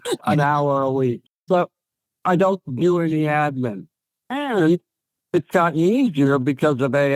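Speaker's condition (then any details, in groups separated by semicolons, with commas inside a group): ALS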